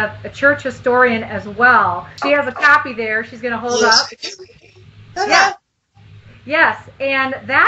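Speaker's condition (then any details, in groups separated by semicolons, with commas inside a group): No condition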